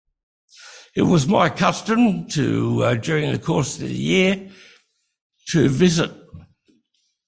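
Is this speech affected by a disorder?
Yes: breathing-related speech difficulty; insufficient breathing while speaking.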